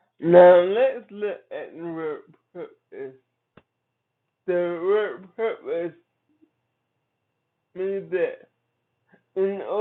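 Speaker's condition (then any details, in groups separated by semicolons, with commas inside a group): Cerebral palsy; from birth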